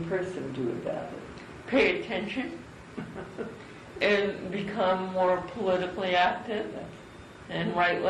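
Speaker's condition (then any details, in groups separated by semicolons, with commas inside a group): Cerebral palsy; from birth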